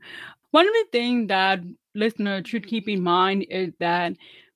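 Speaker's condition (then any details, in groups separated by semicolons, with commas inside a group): Deafness; deaf woman, about 25 years passing as hearing, about ten years of speech therapy; speaks well after about ten years of speech therapy, relearned how to speak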